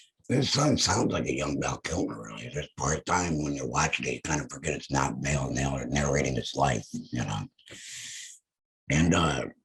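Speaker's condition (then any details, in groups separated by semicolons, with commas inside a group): Head and neck cancer; voice lost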